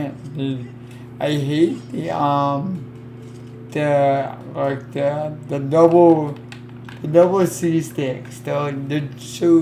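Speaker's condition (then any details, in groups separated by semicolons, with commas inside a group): Cerebral palsy; affects legs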